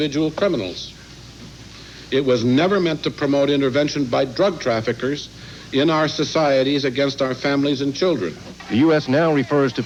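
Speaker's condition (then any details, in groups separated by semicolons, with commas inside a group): No condition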